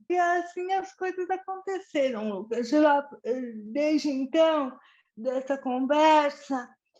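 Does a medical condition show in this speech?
Yes: cerebral palsy.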